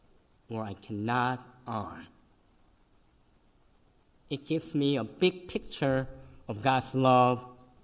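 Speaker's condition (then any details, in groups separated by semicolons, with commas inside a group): Cleft lip and palate, severe; could not suck breast milk as newborn, fed formula and cow milk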